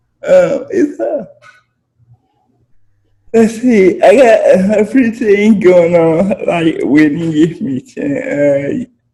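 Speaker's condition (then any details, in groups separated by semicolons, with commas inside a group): Spastic quadriplegic cerebral palsy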